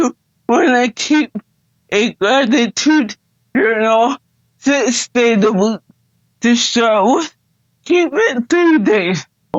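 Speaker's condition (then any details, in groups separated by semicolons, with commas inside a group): Cerebral palsy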